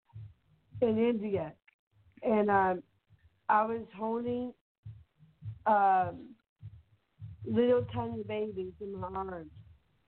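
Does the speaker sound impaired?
Yes: Down syndrome; from birth; young woman.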